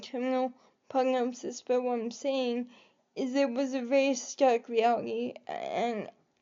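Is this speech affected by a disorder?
Yes: cerebral palsy; able to articulate and speak.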